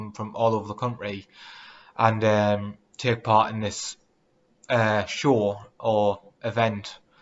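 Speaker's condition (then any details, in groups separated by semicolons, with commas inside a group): No condition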